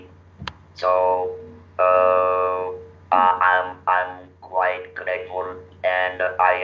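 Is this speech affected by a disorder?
Yes: laryngectomy; no natural speech, uses artificial larynx.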